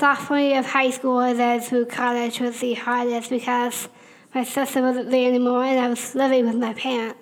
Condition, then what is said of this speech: Down syndrome. So I'm in speech to improve on it, to be better in